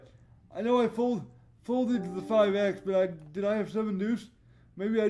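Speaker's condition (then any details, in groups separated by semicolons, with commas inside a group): Cerebral palsy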